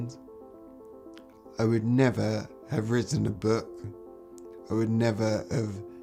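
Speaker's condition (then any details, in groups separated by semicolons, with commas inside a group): Traumatic brain injury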